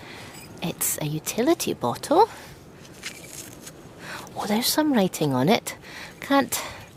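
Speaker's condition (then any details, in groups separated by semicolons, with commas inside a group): No condition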